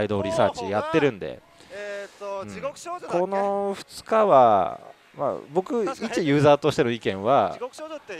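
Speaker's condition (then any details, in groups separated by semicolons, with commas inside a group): No condition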